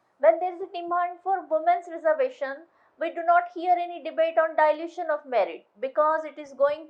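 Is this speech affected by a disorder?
No.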